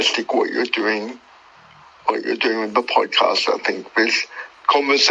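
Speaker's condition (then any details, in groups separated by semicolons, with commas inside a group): Cerebral palsy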